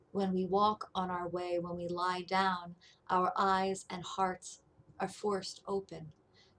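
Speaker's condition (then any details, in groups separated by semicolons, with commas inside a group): No condition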